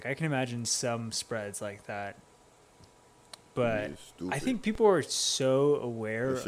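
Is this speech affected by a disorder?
No.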